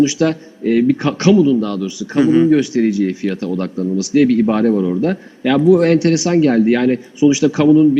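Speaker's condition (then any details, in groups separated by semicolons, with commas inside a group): No condition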